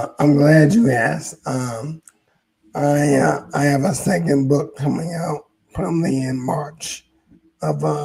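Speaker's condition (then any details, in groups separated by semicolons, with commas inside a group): ALS; hoarse voice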